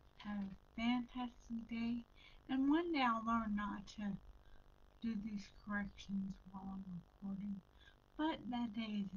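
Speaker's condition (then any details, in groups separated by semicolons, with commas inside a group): Brain injury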